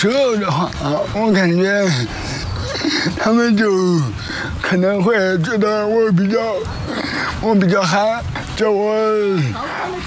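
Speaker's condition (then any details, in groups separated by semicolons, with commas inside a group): Cerebral palsy; diagnosed shortly after birth, stood independently only at five, unsteady wrist at six, hand tremor; about twenty years since diagnosis, uncontrolled hand tremor, slow handwriting, occasional involuntary body movements; firm, assured tone, somewhat unclear pronunciation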